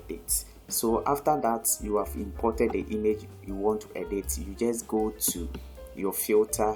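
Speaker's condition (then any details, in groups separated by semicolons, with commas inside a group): No condition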